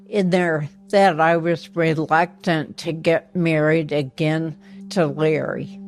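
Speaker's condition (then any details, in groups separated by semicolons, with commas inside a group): Ataxia; cannot write or type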